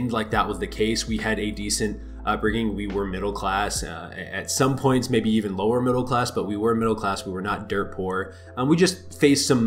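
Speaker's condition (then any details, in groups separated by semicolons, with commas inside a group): No condition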